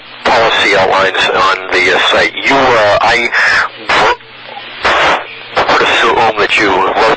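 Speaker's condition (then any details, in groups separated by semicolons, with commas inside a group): Stutter, mild; little stammer, little speech impediment; blocks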